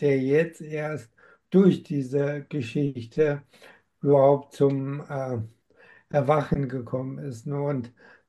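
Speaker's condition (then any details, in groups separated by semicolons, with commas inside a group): Amyotrophic lateral sclerosis; diagnosed at 47, slower course than other affected patients; has tried many approaches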